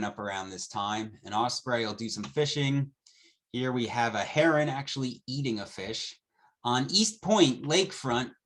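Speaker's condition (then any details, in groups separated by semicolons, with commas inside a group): No condition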